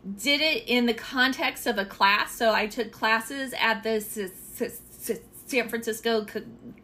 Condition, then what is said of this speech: Stuttering. Like, I am a stand-up comic who stutters and has dyslexia, and I've loved comedy my entire life, and that's why I have the book out now